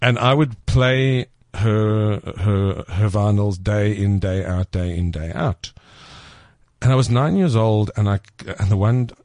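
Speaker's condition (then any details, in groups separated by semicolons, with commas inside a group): Stutter; stutter since childhood, bad in youth, shy, feared speaking e.g. ordering in restaurants; stutter still present in adulthood, no longer feared or a handicap; noticeably slows speech, worse under stress, less when relaxed; repeated words, prolonged sounds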